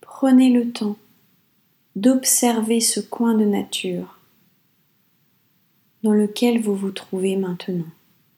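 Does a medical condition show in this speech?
No.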